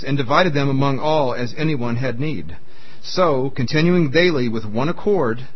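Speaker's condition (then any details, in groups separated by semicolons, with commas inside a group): No condition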